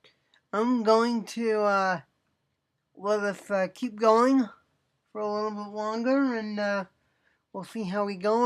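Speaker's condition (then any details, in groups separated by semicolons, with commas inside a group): Cerebral palsy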